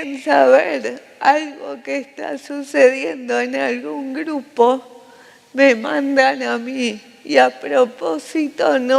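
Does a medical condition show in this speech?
Yes: cerebral palsy.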